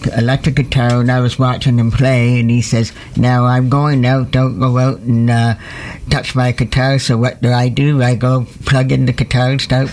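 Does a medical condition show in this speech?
Yes: deafness; wears hearing aids; wearing hearing aids; some speech problems, host understands fine, voice does not allow singing.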